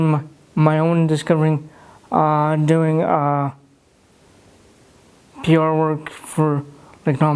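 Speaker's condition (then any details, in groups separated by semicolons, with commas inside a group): Cerebral palsy; no speech therapy, some words hard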